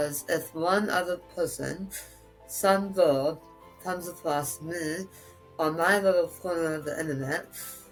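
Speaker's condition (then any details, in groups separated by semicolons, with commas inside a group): Tongue cancer with glossectomy; squamous cell carcinoma, 85% tongue removed, thigh flap, neck dissection, teeth removed; recurrence, post surgery and proton therapy, 10-15% tongue base remains; no oral cavity movement, relearned talking and swallowing, forced swallow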